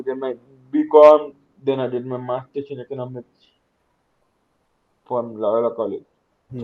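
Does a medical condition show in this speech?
Yes: cerebral palsy.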